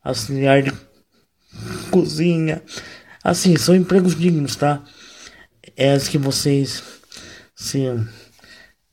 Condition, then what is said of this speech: Cerebral palsy. Mas eu garanto a você que apesar da a voz ser ruim, a mensagem é boa.